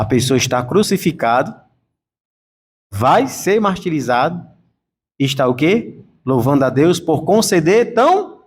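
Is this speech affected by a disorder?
No.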